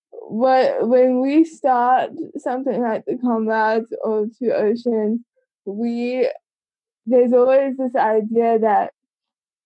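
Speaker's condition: Cerebral palsy; congenital, from birth, age 25

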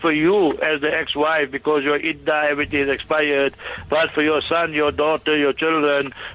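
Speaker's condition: No condition

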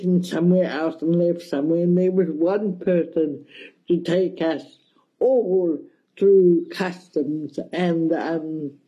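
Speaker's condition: Cerebral palsy, mild; speech mildly affected

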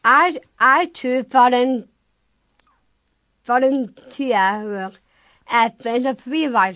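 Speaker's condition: Down syndrome; age 20

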